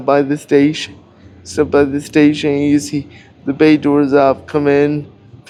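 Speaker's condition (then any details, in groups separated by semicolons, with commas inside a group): Cerebral palsy; cannot walk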